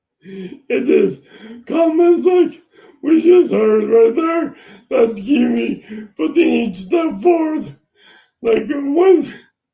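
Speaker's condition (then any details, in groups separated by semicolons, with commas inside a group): Brain injury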